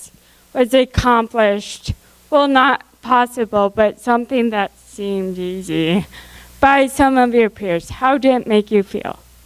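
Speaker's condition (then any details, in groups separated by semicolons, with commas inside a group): Cerebral palsy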